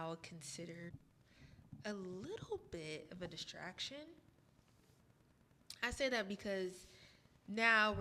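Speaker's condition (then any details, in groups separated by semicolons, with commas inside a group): No condition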